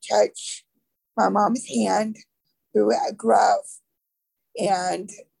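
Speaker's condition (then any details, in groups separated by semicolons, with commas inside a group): Cerebral palsy; from birth, birth defect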